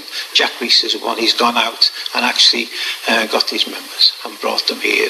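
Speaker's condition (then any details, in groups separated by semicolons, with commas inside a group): No condition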